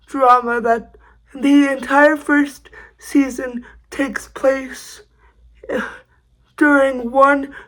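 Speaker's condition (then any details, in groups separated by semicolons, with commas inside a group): Cerebral palsy, severe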